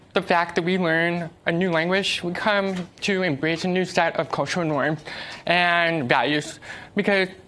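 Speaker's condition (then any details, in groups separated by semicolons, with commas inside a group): Deafness; uses American Sign Language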